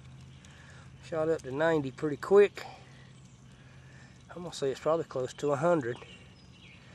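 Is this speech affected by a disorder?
No.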